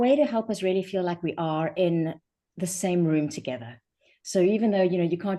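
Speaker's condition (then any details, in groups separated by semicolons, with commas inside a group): No condition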